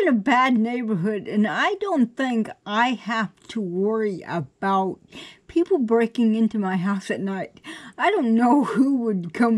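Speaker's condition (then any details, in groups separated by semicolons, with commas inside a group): Cerebral palsy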